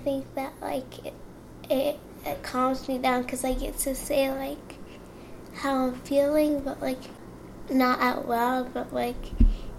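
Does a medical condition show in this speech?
Yes: cerebral palsy; finds reading own poetry aloud hard, cannot say it as intended.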